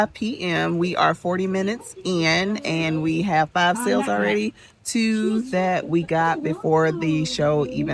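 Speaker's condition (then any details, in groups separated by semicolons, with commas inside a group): No condition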